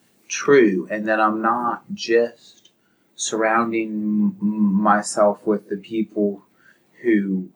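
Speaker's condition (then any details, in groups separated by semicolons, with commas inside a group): Stuttering; present for at least 10 to 12 years, speaking practice through Toastmasters, National Stuttering Association, TESA; severe stuttering; blocks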